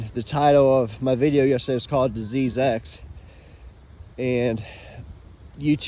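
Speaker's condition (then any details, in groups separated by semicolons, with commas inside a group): No condition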